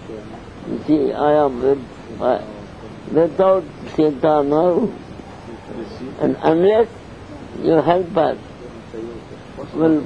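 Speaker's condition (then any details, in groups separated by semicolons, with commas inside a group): Deafness; cannot hear audience questions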